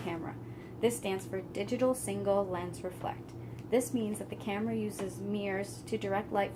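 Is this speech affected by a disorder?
No.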